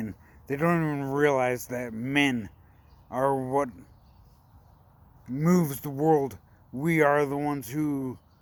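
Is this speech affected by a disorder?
Yes: brain injury.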